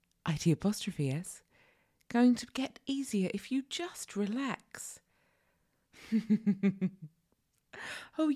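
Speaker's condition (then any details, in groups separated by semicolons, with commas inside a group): No condition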